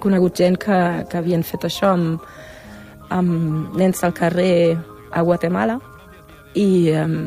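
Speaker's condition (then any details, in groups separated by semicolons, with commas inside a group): No condition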